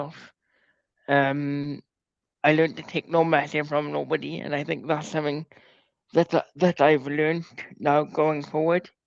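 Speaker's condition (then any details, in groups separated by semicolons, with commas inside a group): Cerebral palsy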